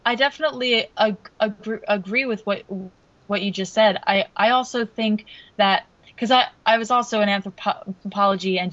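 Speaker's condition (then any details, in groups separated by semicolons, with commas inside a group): Stuttering; onset second or third grade, formerly covert, therapy at 15, American Institute for Stuttering, New York; still stutters a good amount, ongoing sessions at American Institute for Stuttering, not practising tools recently; Stuttering modification, prolongations, easy onsets, pullouts, voluntary Stuttering, breathing format, slowing speech greatly reduces Stuttering; repeated sounds, repeated words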